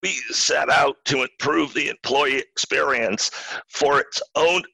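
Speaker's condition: Spasmodic dysphonia; speaking more difficult than before

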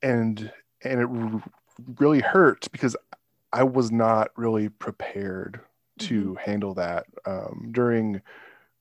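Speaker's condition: Stuttering; stuttering since childhood, severe in middle and high school, could not get words out, several intensive camps when younger; still stutters, communicating virtually more challenging, more anxiety; word and part-word repetitions, blocks on own name; repeated words, prolonged sounds

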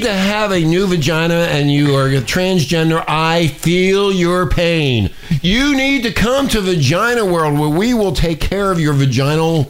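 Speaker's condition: No condition

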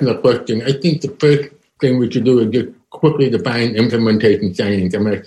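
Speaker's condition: Deafness, profound

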